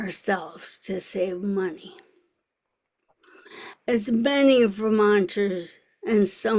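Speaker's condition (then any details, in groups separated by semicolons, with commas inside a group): ALS; speech audibly affected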